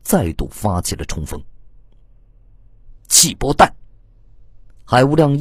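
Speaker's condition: No condition

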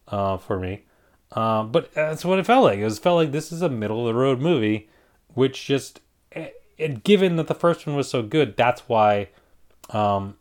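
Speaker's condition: No condition

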